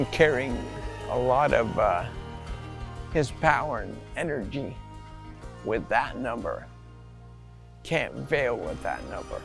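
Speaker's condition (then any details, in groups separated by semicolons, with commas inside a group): ALS; bulbar onset, mouth and throat, aggressive, soft palate weakness; symptoms about seven months before diagnosis, later unable to walk or dress; swallowing difficulty, choking risk, later lost ability to talk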